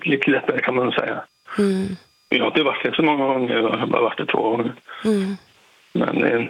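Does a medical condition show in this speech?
Yes: Parkinson's; 40-50 tablets daily, throat operation, ICU oxygen 12 hours about 2 months ago; recovering from near-fatal ICU stay, much still to work on; sometimes difficulty speaking, trouble getting voice out.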